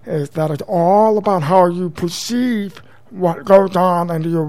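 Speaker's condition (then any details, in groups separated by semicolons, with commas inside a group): Profound deafness since birth; congenital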